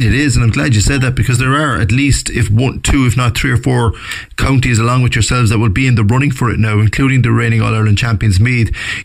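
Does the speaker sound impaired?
No.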